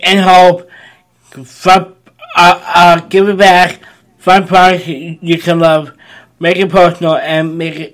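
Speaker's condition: Down syndrome; young man; short answers, some grammatical errors, learning to say longer words like philanthropist

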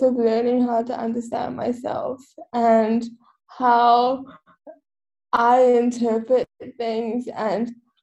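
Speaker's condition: Cerebral palsy; quadriplegic, wheelchair user

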